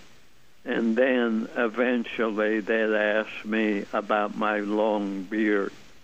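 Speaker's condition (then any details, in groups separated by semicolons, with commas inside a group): ALS; limb onset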